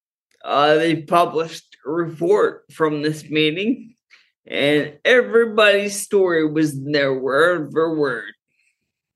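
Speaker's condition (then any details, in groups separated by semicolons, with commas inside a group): Friedreich's ataxia; cannabis strain with doctor's guidance for neuropathic pain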